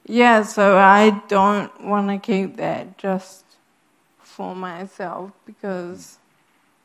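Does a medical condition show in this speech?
Yes: Friedreich's ataxia; degenerative, gets worse over time, spinal surgery at 13 for curved spine; cannot speak if quiet.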